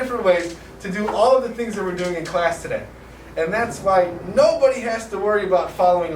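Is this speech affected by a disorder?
No.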